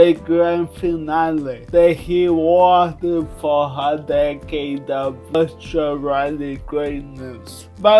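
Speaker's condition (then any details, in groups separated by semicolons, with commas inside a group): Cerebral palsy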